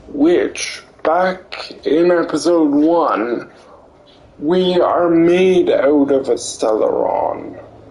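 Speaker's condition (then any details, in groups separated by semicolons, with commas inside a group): Cerebral palsy; limbs affected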